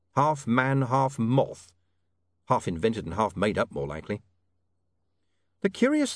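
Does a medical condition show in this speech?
No.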